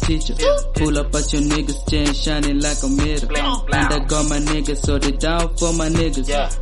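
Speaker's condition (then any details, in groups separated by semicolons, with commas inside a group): No condition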